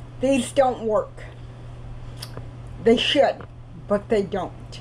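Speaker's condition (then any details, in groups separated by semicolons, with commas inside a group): Cerebral palsy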